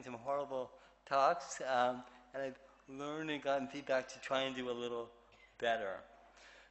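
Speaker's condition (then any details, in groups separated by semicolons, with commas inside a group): Cerebral palsy; affects movement and speech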